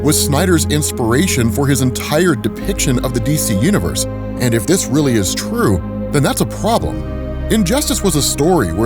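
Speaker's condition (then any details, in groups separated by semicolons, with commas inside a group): No condition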